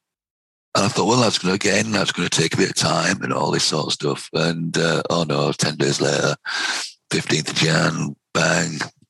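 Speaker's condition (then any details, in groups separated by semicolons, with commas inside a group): Vocal cord cancer, head and neck cancer, right vocal cord; right vocal cord carcinoma, stage three, 50 mm tumour, onset about 51, debulked not excised, chemoradiotherapy; three years out of treatment, no recurrence; normal voice kept, earlier voice croaky, weak, vanishing, breathing restricted, night choking, difficult intubation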